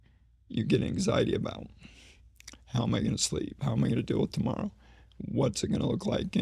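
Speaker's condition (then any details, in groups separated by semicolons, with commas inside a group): ALS; slowly progressing form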